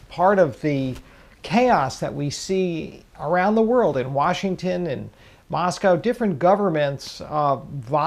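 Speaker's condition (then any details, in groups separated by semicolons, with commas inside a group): No condition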